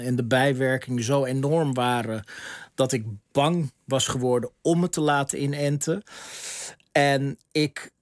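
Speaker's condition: No condition

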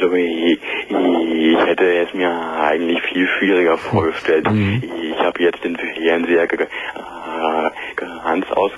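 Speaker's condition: Stuttering; stuttering since age two, mild at first, worsened in school, told incurable, possibly linked to parents' separation; inpatient therapy a year ago helped greatly, stuttering control and fluency techniques, earlier speech therapies little help; stuttering audible on call, before therapy severe on every word with pressing, now easier, looser; prolonged sounds

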